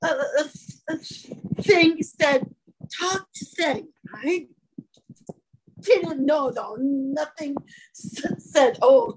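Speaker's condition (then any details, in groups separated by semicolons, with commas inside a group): Stuttering; attended a speech course; repeated sounds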